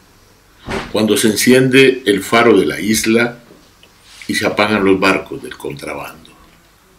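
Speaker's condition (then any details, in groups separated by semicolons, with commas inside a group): No condition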